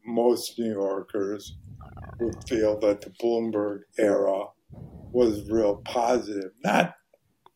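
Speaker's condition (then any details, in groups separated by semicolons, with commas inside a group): ALS; voice very hoarse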